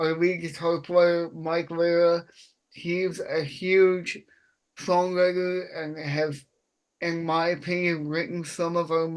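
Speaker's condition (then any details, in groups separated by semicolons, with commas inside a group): Cerebral palsy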